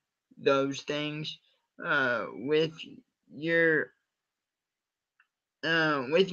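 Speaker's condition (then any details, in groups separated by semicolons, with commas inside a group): Cerebral palsy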